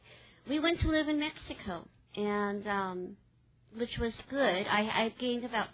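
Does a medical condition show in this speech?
Yes: cleft palate; congenital.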